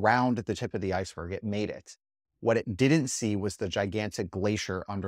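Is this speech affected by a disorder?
No.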